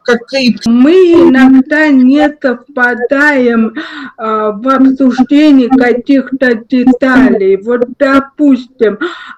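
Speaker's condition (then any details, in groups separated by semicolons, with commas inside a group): Cerebral palsy, spastic diplegia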